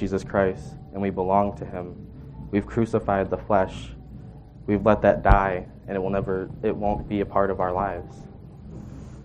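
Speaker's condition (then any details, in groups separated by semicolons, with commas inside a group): No condition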